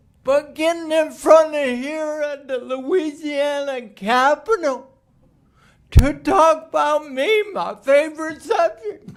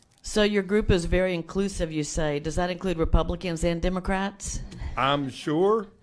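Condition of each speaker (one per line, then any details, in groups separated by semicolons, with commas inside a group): Cerebral palsy; impaired muscle coordination, brain damage; diagnosed two and a half years ago
No condition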